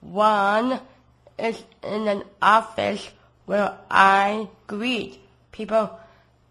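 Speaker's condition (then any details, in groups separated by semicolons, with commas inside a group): Down syndrome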